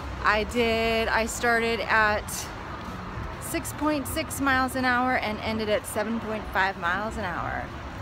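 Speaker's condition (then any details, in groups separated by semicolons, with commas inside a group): No condition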